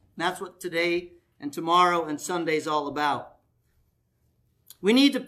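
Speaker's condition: No condition

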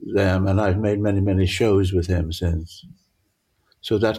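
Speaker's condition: Parkinson's; grouped objects merge together

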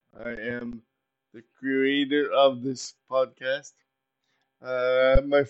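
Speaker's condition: Cerebral palsy; uses power wheelchair

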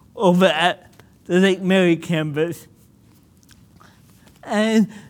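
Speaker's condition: Cerebral palsy; listeners may need to rewind

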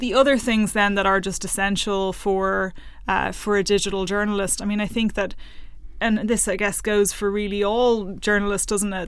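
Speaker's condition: No condition

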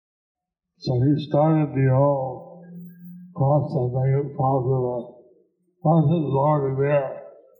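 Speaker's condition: Stroke with facial paralysis; Deva Madhava repeats speech aloud

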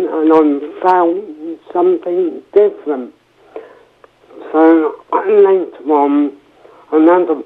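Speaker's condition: Cerebral palsy, mild

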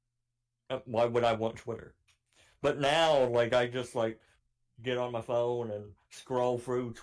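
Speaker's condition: Cleft palate; cleft palate since childhood

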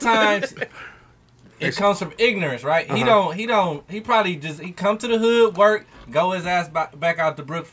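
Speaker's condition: No condition

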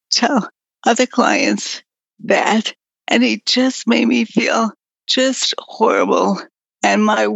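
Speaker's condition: Progressive multiple sclerosis; slowly worsening, latest change is lack of voice, needs caffeine from chocolate or coffee to talk

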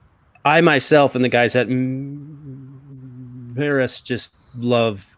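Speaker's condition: Stuttering; during a corporate job; stutters during this podcast; blocks

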